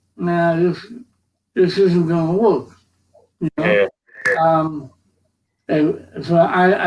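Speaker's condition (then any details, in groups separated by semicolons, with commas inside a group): Cerebral palsy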